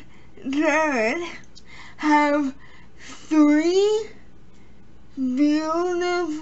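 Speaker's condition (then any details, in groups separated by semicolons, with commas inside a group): Cerebral palsy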